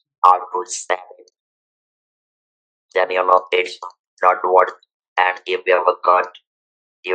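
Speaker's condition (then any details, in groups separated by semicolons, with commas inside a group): Throat cancer, electrolarynx user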